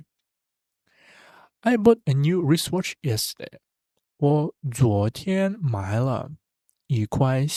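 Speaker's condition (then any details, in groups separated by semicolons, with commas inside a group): No condition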